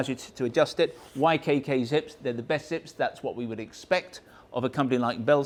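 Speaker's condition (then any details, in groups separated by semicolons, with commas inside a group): No condition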